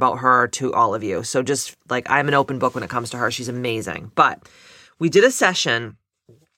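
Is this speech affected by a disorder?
No.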